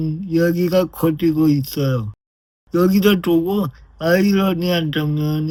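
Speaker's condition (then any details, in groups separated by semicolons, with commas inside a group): Brain lesion disability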